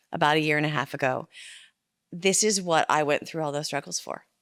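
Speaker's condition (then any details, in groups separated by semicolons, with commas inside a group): No condition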